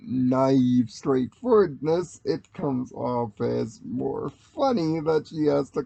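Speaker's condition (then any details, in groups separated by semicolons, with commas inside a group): Cerebral palsy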